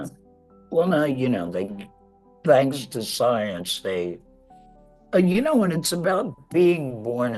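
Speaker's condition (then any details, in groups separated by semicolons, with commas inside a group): Laryngectomy; laryngectomy after throat cancer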